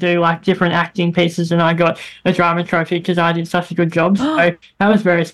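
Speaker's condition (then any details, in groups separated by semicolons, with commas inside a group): Bilateral cleft lip and palate; childhood voice squeaky, very airy, nasal, speech therapy after bone graft and throat surgery, speech hindered drama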